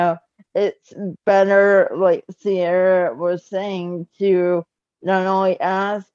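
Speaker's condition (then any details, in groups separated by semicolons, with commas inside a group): Cerebral palsy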